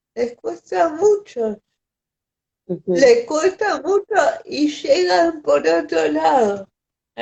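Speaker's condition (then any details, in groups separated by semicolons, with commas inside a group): Cerebral palsy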